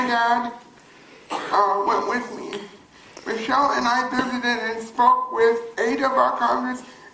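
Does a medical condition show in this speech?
Yes: cerebral palsy.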